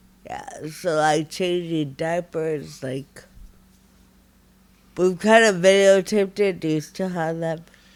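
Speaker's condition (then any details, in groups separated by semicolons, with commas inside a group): Friedreich ataxia, severe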